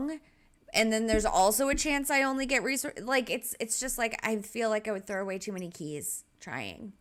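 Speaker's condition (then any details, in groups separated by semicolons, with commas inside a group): No condition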